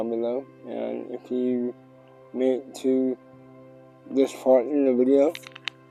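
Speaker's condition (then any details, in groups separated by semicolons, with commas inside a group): Cerebral palsy; tends to mess up words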